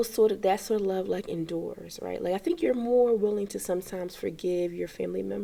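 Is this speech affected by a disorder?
No.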